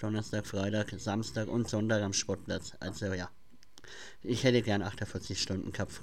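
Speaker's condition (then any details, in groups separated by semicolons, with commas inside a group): Cleft palate; present since childhood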